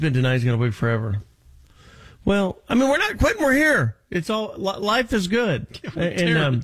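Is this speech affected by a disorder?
No.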